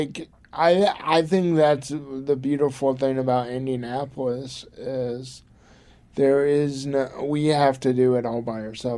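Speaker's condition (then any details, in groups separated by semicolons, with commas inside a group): Cerebral palsy; from birth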